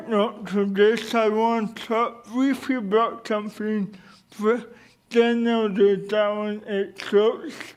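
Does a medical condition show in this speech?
Yes: cerebral palsy.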